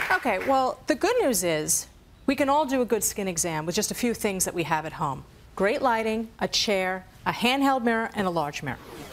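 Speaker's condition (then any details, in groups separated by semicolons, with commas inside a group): No condition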